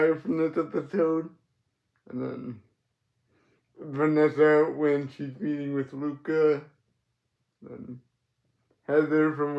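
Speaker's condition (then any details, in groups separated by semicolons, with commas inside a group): Cerebral palsy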